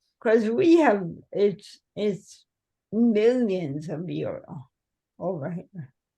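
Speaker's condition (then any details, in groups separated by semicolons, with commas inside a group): Cerebral palsy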